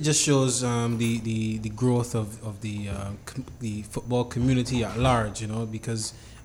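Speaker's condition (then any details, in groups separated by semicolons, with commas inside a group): No condition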